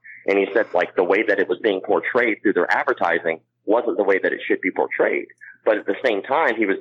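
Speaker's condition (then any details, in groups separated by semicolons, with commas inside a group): Cleft palate; cannot clear ear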